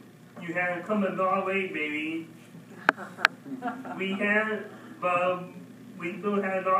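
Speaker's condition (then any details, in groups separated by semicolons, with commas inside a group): Mild cerebral palsy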